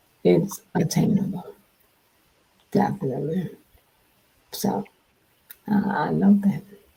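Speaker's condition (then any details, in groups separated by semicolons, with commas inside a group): Multiple sclerosis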